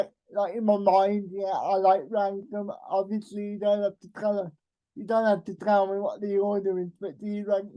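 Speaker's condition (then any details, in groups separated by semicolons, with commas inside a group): Cerebral palsy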